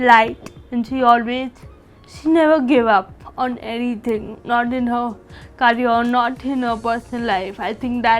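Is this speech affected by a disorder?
Yes: cerebral palsy.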